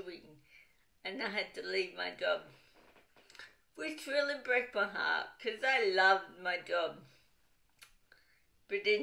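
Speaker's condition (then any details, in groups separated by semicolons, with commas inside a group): Cerebral palsy, dystonic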